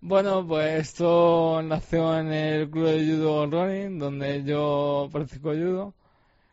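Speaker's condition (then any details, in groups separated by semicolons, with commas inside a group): ALS; facial and mouth muscles affected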